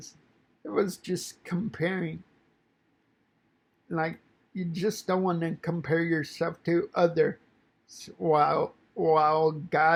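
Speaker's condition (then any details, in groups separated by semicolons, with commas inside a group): Cerebral palsy; fine motor impairment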